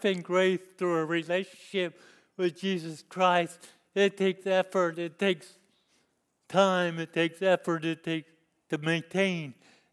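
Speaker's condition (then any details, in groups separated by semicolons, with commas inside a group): Cerebral palsy; lifelong disability since youth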